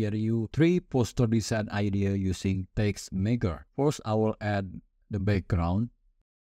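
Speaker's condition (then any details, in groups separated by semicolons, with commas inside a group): No condition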